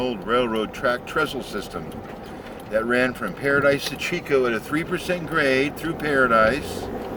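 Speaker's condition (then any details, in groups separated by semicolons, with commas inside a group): No condition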